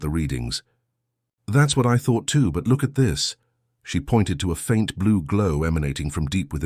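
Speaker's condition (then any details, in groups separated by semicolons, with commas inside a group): No condition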